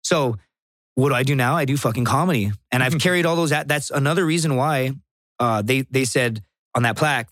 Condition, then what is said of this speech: None; typical speech.